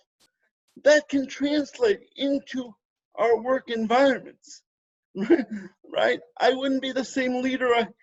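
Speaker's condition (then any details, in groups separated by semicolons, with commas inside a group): Cerebral palsy; spastic type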